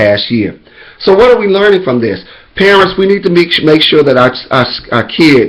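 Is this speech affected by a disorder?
No.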